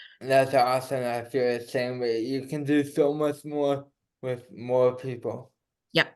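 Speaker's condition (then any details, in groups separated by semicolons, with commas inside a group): Cerebral palsy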